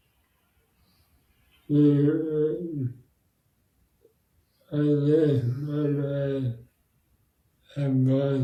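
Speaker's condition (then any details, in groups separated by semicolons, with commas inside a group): Bulbar and upper limb MND, bulbar onset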